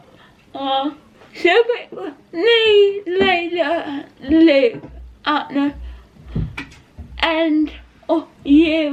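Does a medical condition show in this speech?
Yes: cerebral palsy; not quadriplegic.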